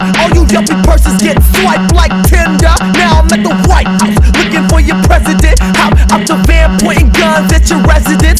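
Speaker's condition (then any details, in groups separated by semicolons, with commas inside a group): No condition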